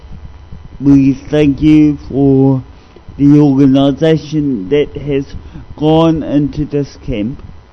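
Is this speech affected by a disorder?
Yes: cerebral palsy; discovered at age 2.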